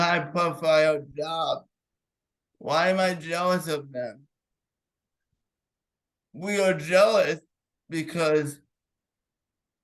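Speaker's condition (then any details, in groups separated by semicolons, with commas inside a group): Cerebral palsy; clenched fist, unsteady walk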